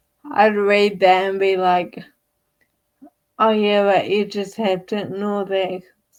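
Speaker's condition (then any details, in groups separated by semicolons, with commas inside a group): Friedreich's ataxia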